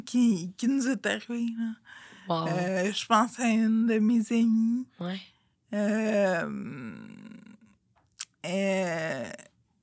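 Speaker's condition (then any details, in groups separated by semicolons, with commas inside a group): Friedreich's ataxia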